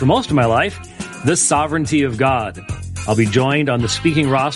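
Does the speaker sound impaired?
No.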